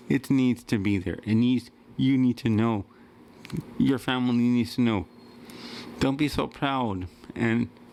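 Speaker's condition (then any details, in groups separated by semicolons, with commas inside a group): Cerebral palsy; wheelchair user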